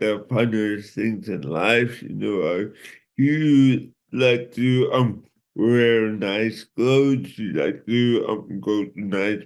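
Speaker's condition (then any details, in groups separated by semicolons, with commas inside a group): Cerebral palsy; from birth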